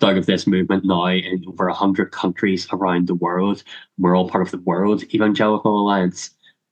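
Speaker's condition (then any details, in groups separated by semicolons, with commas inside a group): Cleft lip and palate; congenital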